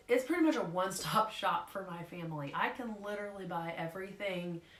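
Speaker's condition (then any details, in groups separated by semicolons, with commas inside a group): No condition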